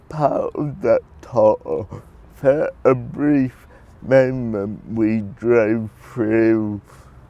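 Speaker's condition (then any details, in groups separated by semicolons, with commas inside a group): Cerebral palsy; from birth; predicted never to talk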